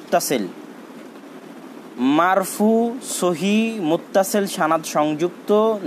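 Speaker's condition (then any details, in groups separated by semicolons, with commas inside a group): No condition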